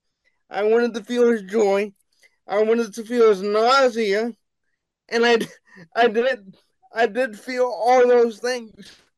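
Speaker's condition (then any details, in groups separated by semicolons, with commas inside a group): Cerebral palsy; pitch goes high and low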